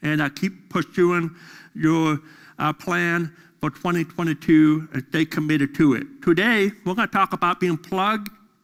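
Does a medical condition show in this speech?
Yes: deafness; deaf during school years.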